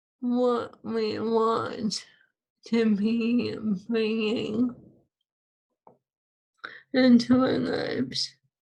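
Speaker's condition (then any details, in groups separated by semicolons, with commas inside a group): ALS; swallowing lost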